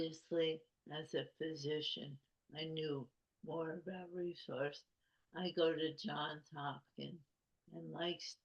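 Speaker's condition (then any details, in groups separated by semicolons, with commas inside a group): ALS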